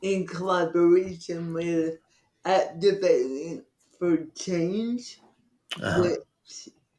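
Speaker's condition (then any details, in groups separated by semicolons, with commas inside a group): Cerebral palsy; from birth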